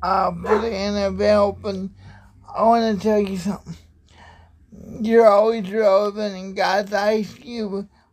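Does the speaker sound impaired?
Yes: cerebral palsy.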